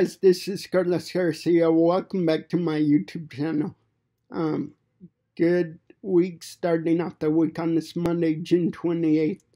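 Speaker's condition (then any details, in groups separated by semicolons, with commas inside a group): Cerebral palsy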